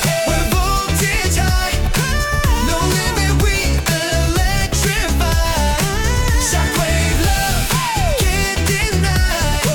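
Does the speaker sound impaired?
No.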